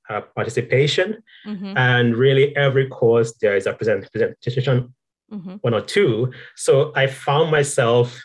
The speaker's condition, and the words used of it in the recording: Stuttering. The more difficult situation is will be when maybe a group of us, say 6, 7, 8.